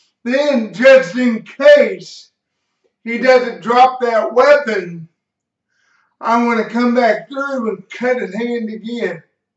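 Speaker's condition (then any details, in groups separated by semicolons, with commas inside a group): Cerebral palsy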